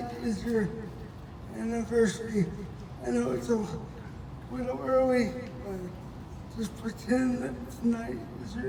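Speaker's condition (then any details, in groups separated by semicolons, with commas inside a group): Cerebral palsy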